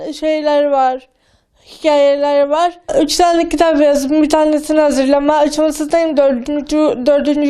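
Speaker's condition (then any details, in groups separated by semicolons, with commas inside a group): Cerebral palsy; premature birth oxygen deprivation, affects muscles, uses wheelchair; age 19, numerous operations, botox injections; speech difficulty from muscle tightness, improved by reading aloud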